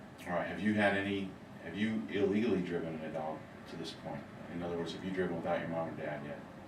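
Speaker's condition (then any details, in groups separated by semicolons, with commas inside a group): No condition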